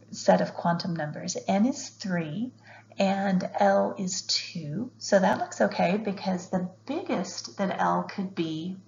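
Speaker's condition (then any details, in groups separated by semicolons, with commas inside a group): No condition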